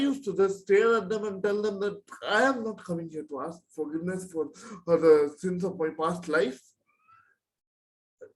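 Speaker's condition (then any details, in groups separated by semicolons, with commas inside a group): Cerebral palsy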